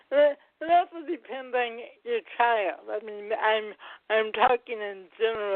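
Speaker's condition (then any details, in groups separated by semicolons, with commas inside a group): Cerebral palsy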